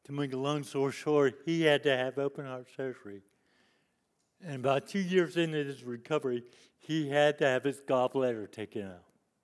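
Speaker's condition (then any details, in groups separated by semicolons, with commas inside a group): Cerebral palsy; lifelong disability since youth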